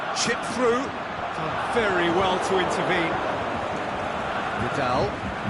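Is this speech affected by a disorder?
No.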